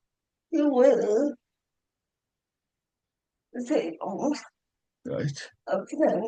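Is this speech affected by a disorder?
Yes: cerebral palsy.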